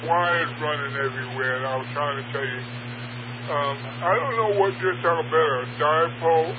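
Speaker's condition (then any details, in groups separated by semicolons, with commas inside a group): Parkinson's; largely wheelchair bound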